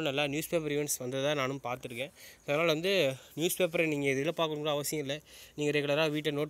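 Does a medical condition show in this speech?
No.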